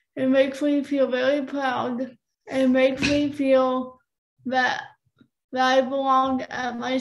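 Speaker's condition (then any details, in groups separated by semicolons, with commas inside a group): Cerebral palsy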